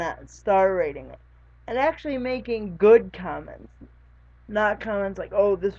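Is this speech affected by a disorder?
Yes: cerebral palsy; lifelong, wheelchair user.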